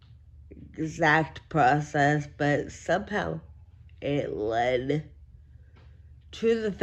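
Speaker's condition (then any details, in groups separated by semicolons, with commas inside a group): Friedreich ataxia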